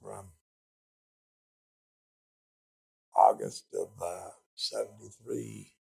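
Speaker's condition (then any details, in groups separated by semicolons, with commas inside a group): Speech impediment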